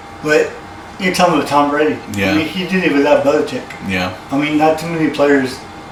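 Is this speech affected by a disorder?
Yes: cerebral palsy; from birth.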